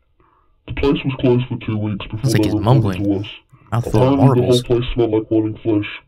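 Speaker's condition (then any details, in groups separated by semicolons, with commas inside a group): No condition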